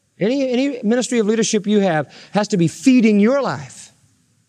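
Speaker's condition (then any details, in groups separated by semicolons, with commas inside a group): No condition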